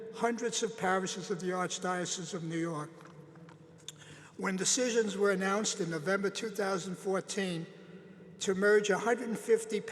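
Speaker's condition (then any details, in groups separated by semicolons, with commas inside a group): No condition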